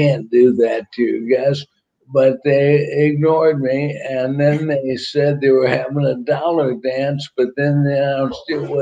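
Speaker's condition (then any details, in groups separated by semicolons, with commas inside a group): ALS; about a year since diagnosis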